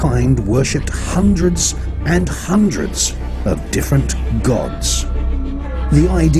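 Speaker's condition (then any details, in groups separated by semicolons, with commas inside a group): No condition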